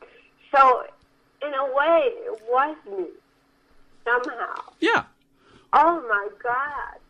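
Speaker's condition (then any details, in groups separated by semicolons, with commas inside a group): Cerebral palsy; from birth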